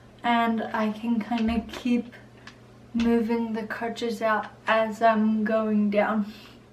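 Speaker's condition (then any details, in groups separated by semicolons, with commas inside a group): Cerebral palsy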